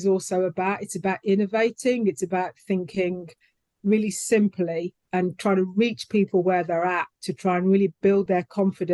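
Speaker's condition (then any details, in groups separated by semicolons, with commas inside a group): No condition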